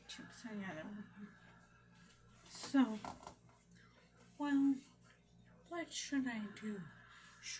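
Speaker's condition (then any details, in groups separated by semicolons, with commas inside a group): Brain injury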